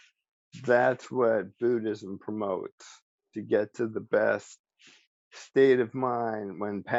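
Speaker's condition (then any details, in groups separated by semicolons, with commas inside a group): ALS; speech still preserved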